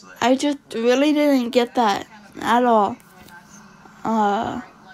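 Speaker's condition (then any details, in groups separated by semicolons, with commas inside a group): Cerebral palsy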